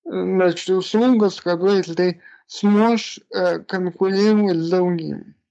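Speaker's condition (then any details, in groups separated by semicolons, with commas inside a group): Cerebral palsy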